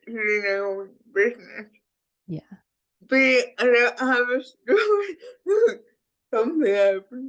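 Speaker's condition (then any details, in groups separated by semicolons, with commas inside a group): Cerebral palsy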